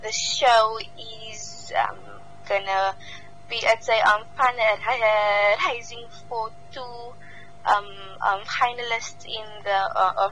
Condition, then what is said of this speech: Stuttering. I have a stutter, and I started my music journey in 2016.